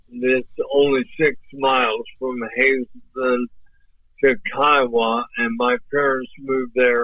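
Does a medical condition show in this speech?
Yes: ALS; voice off but clear and understandable.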